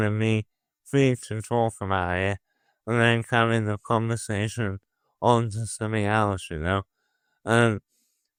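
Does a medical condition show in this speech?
Yes: motor neuron disease.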